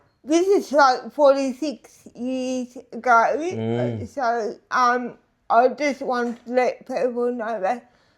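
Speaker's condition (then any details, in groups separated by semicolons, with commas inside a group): Disability affecting speech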